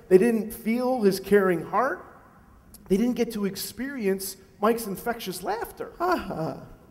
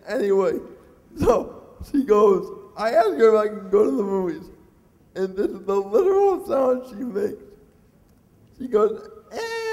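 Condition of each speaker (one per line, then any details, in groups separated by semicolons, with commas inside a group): No condition
Cerebral palsy; mixed quadriplegic type, arms, legs, torso, face affected; facial muscles impaired, predicted not to talk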